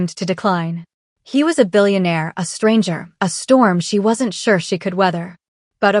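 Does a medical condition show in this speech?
No.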